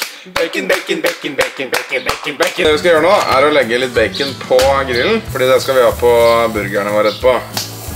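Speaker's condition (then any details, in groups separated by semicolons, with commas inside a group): No condition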